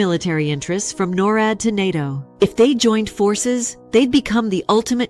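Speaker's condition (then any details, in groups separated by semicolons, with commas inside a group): No condition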